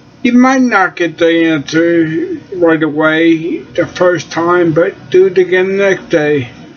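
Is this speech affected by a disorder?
Yes: cerebellar ataxia.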